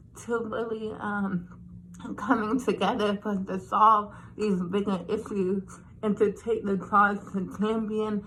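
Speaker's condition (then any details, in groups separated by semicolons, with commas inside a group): Cerebral palsy; since birth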